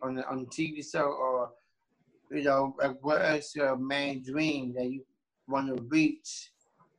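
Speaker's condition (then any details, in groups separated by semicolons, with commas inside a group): Down syndrome; born with Down syndrome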